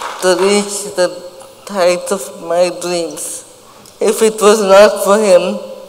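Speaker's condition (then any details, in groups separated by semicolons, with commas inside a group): Cerebral palsy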